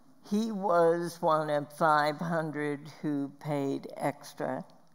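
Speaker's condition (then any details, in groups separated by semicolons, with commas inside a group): Spasmodic dysphonia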